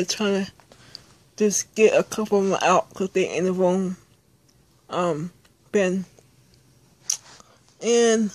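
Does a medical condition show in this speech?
Yes: speech impairment.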